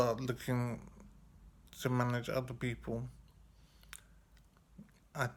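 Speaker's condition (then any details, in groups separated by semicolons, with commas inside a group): Brain injury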